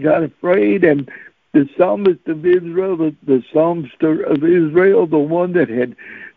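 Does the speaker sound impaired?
Yes: cerebral palsy; since birth.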